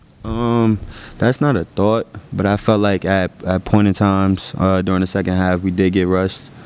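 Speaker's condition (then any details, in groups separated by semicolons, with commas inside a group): No condition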